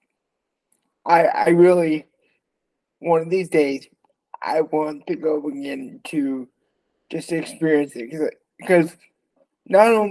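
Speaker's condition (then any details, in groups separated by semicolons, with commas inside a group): Cerebral palsy; from birth, wheelchair user, $100 Amazon manual chair as travel backup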